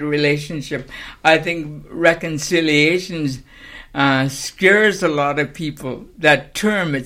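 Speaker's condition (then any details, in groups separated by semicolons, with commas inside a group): Cerebral palsy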